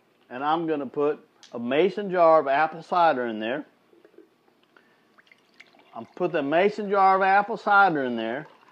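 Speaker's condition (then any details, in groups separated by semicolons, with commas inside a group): No condition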